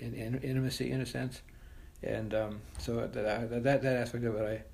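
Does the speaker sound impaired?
Yes: Parkinson's disease; Parkinson's disease for quite a while.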